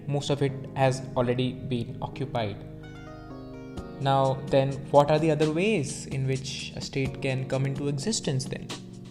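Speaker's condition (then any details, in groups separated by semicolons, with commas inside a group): No condition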